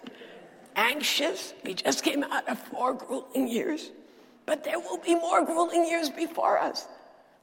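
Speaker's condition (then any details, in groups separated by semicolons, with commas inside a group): Dysphonia; dysphonia diagnosed about a decade ago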